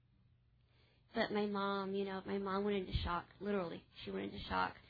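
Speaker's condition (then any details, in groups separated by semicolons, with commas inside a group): Cleft palate; congenital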